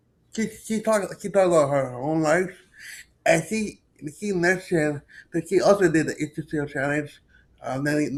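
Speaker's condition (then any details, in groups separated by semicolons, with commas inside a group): Cerebral palsy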